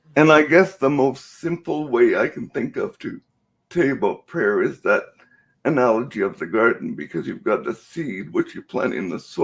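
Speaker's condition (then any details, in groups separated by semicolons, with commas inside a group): Cerebral palsy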